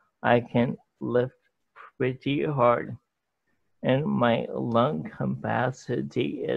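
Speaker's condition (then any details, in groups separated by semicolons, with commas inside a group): ALS; hard time speaking, speech obviously affected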